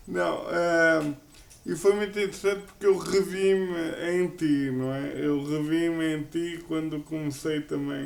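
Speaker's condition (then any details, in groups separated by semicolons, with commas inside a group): Cerebral palsy; uses a wheelchair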